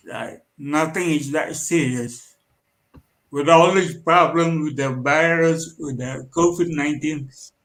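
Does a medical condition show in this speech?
Yes: cerebral palsy.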